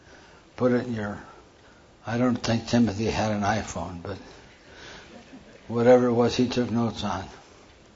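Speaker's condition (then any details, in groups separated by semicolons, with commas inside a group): Parkinson's; hand tremor during talk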